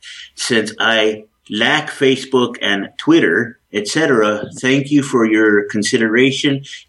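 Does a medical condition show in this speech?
No.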